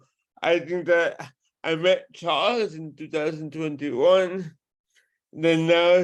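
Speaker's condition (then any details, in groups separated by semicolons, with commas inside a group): Cerebral palsy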